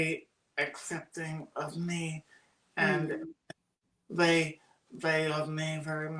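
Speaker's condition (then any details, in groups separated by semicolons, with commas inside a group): Cerebral palsy; birth oxygen deprivation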